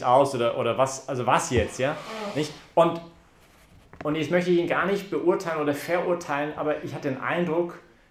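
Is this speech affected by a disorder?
No.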